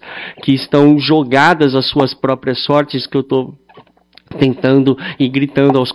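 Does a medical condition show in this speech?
Yes: cleft lip and palate; congenital cleft lip and palate, treated from childhood as USP patient at rehabilitation hospital in Bauru.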